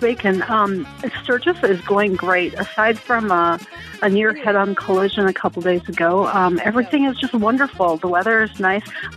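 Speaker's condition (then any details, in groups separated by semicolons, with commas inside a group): No condition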